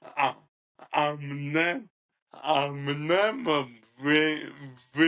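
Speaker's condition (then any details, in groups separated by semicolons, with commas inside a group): Cerebral ataxia; degenerative, present from birth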